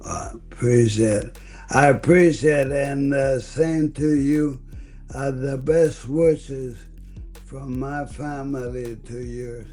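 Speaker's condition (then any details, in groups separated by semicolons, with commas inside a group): ALS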